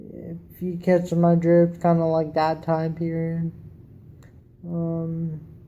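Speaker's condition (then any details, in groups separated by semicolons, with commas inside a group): Cerebral palsy; wheelchair user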